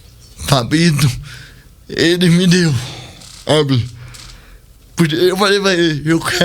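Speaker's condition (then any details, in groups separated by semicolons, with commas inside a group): Cerebral palsy; speech not normal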